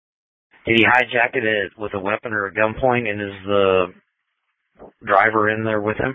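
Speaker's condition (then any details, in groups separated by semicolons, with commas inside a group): No condition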